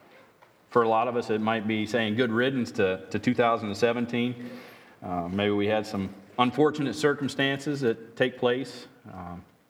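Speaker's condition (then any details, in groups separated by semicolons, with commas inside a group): No condition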